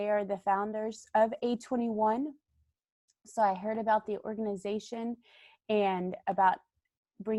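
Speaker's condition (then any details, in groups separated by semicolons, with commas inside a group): No condition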